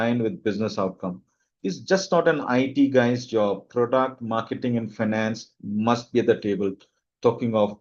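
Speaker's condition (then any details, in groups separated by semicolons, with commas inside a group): No condition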